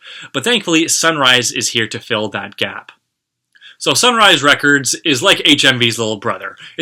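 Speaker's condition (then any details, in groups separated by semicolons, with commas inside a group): No condition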